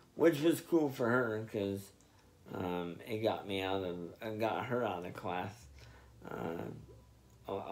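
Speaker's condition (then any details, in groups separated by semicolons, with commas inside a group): Spastic diplegia cerebral palsy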